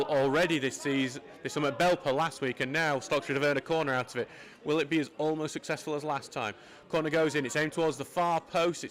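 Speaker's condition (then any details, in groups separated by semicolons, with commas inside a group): No condition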